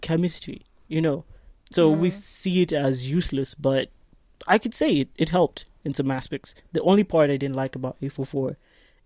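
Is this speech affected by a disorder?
No.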